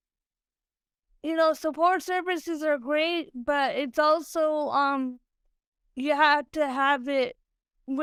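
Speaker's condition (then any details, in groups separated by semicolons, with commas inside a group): Cerebral palsy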